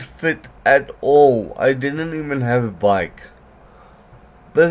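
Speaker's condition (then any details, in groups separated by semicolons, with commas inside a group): Cerebral palsy; certain letters flat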